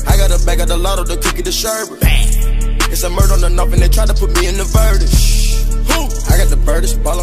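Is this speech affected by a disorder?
No.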